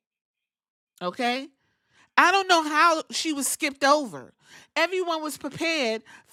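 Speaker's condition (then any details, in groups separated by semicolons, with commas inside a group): No condition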